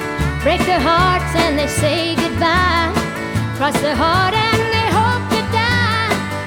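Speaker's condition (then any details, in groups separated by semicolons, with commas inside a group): No condition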